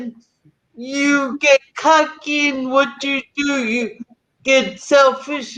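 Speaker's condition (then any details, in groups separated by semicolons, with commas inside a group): Cerebral palsy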